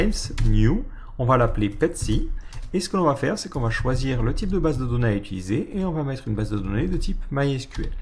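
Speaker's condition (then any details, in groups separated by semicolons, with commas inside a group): No condition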